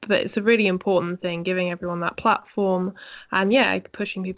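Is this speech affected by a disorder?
No.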